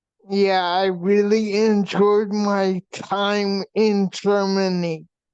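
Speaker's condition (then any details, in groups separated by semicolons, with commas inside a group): Brain shunt failure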